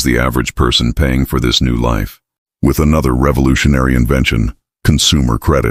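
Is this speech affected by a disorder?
No.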